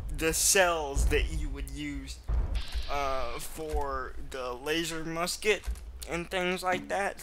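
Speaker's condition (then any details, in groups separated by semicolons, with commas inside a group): Cerebral palsy, mild; speech sometimes affected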